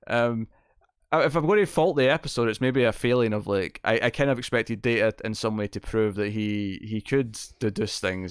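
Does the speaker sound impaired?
No.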